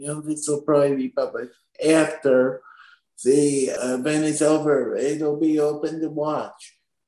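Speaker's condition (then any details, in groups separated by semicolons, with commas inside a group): Spastic quadriplegic cerebral palsy; from birth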